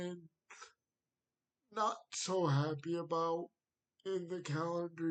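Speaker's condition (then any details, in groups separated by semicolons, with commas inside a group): Cerebral palsy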